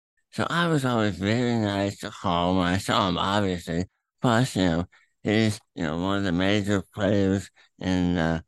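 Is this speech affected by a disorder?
Yes: throat cancer, tumor through tongue, attached to epiglottis; throat cancer three times, radiation with molded mask, chemo, checkups at Erlanger Medical Center Chattanooga; voice affected by cancer, eating issues from tongue tumor, still talks at length.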